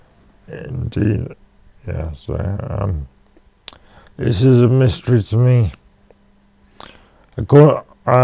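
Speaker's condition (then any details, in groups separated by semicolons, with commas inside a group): Cerebral palsy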